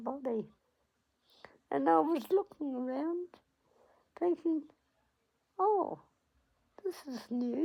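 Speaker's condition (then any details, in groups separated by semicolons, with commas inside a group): Cerebral palsy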